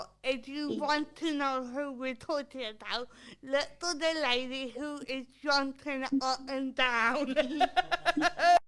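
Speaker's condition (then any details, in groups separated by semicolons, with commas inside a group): Cerebral palsy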